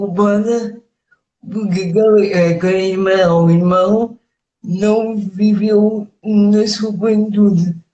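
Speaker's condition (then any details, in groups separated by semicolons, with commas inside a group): Cerebral palsy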